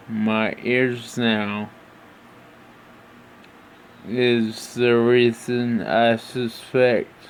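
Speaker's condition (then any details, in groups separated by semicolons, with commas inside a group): Brain injury (brain shearing); tracheostomy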